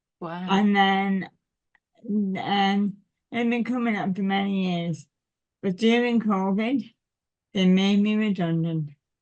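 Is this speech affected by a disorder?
Yes: cerebral palsy.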